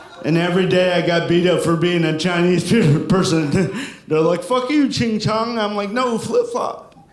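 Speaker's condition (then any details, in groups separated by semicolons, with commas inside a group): Cerebral palsy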